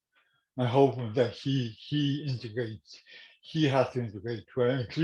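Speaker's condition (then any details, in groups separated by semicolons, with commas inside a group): Cerebral palsy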